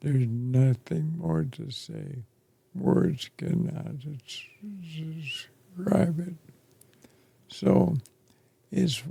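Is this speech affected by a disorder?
Yes: ALS; affects chest and throat.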